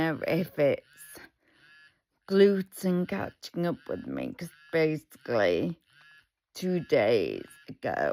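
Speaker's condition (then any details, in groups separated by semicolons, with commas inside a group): Multiple sclerosis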